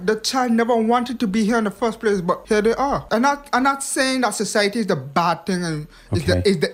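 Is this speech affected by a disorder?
Yes: hearing impairment; past speech impediment, ongoing hearing loss; speech impediment overcome through much speech practice and focused listening.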